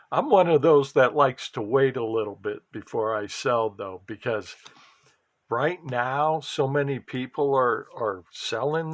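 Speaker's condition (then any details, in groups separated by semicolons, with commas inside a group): No condition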